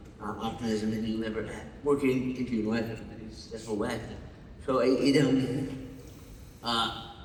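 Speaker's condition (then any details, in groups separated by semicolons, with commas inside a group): Parkinson's; loses train of thought mid-sentence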